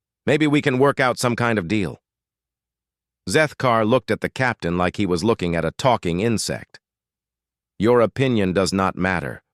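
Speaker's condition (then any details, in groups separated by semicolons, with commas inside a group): No condition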